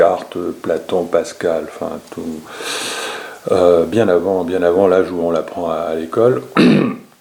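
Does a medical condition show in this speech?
No.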